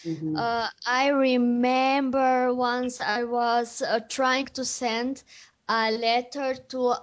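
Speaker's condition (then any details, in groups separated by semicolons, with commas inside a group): Stuttering; onset at age 4, voice changed suddenly about half year before onset, speech therapy three times without change; stutters for over 20 years, still stutters; stuttering with repeated phrases and part-words, self-corrections; prolonged sounds, blocks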